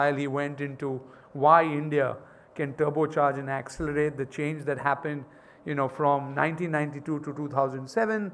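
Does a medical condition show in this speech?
No.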